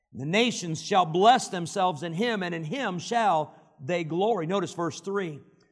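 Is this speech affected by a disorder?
No.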